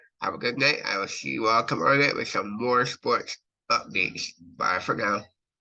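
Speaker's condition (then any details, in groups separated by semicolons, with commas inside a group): Cerebral palsy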